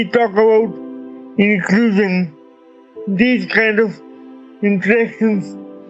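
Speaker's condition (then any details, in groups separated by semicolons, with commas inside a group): Cerebral palsy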